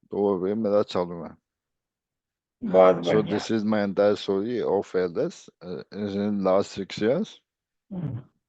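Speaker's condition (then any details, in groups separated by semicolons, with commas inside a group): ALS; speech improved a little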